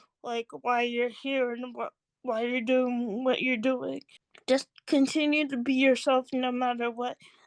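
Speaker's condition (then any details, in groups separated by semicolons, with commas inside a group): Cerebral palsy; from birth; nonverbal earlier in life, extensive therapy, now speaks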